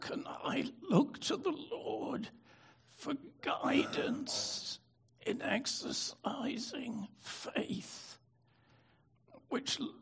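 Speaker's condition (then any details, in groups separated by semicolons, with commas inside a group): Spasmodic dystonia; brain disorder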